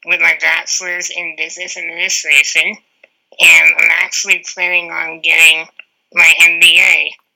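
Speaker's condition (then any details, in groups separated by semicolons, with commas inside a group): Spinal muscular atrophy; about 2 years since diagnosis, on Spinraza injections, severe symptoms after first injection, ICU stay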